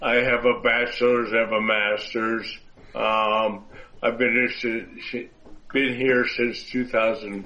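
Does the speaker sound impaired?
Yes: stroke; talks a little funny since stroke, cognition intact.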